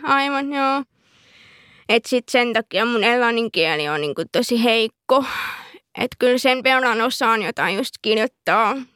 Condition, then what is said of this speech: Deafness. Mä oon suomenkielinen, eli mä puhun suomea